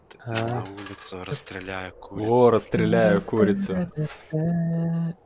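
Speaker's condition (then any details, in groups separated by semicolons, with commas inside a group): No condition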